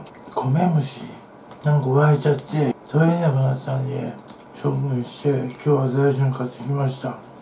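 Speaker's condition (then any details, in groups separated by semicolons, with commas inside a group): Tongue cancer, partial glossectomy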